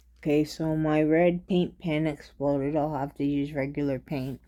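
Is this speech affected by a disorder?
Yes: cerebral palsy.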